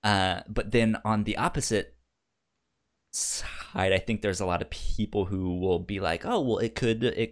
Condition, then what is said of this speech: Stuttering. The only year, I don't know if it's still a thing or if the technology has gotten any better, but obviously I have a speech impediment and I stutter.